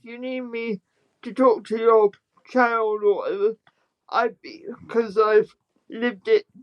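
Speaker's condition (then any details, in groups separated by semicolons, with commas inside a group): Spastic quadriplegic cerebral palsy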